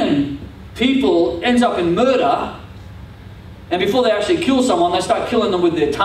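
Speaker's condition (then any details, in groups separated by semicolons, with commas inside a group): No condition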